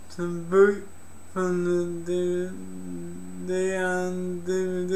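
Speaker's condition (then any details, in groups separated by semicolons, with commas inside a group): Cerebral palsy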